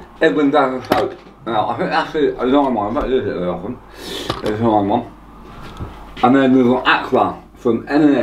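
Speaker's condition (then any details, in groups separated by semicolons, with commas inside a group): Tongue cancer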